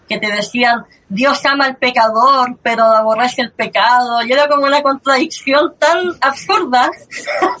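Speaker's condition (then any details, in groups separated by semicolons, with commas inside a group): Cleft lip and palate; since early childhood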